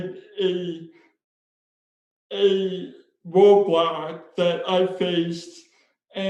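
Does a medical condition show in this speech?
Yes: spastic cerebral palsy; speech impairment.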